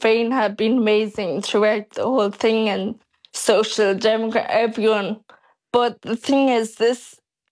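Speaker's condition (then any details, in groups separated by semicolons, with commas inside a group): Friedreich's ataxia; progressive neurological, onset age 12, mostly wheelchair-bound, hearing and eyesight worsening; 16 years since onset, supplements only, Skyclarys not reimbursed, reactive physio, speech therapy; speech declining drastically each year, own voice recorded for future synthetic voice, swallowing deteriorating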